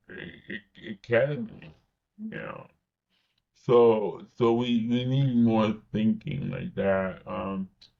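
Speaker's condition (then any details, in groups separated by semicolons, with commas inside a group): Cerebral palsy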